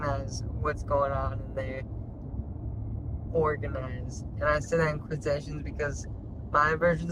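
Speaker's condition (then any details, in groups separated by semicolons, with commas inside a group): Traumatic brain injury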